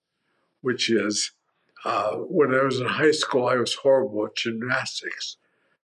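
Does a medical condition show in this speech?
Yes: primary lateral sclerosis, mild; upper motor neuron, asymmetric left side, two cervical laminectomies, ALS clinic care; progressive disability, doing voice exercises, can still transfer, possible pseudobulbar affect; mild dysarthria, afternoon voice fatigue for 3-4 years, voice worsening, starting difficulty swallowing liquids.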